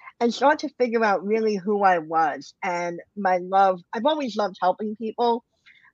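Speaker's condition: Cleft lip and palate, bilateral

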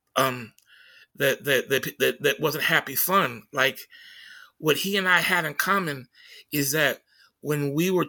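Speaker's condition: Stutter; stutter noticeable during interview; repeated sounds

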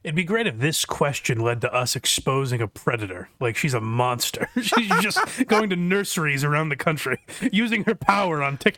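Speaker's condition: No condition

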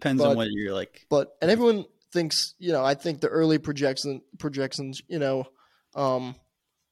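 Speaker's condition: No condition

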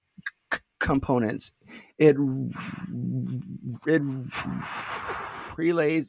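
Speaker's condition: Stuttering; not stuttering much currently; repeated words, blocks

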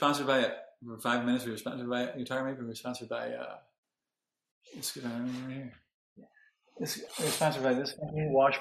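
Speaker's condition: Parkinson's disease; 19 years since

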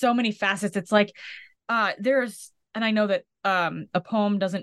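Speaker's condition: No condition

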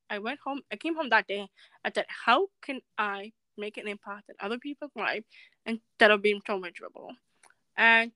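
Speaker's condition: Deafness; sudden onset

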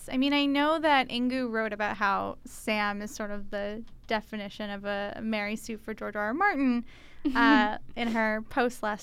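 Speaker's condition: No condition

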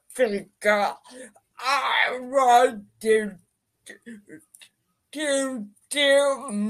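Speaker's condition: Cerebral palsy; speech impairment, limited speaking ability, writing main way to express self, uses Linkgraphia communication device

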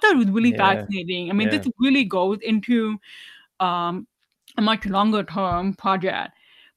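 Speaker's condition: Deafness, severe

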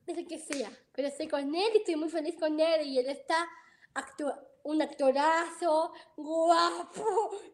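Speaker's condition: Down syndrome; present from birth, heart surgery; about 21 years since birth, ongoing therapies

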